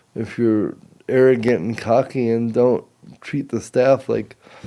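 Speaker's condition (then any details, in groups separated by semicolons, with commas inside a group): Cerebral palsy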